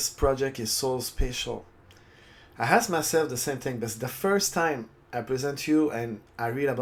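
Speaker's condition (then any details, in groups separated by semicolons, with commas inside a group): No condition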